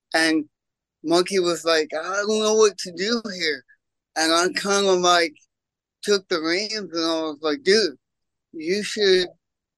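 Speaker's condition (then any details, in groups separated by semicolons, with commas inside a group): Cerebral palsy; congenital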